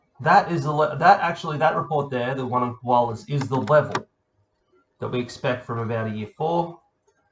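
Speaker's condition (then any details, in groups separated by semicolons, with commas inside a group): No condition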